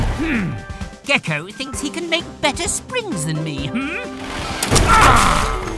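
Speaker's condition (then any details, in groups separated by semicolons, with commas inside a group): No condition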